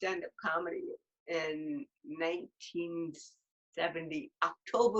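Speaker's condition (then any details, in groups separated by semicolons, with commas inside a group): Cerebral palsy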